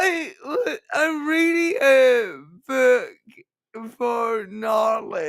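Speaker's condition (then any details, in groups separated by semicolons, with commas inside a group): Cerebral palsy; from birth, affects walking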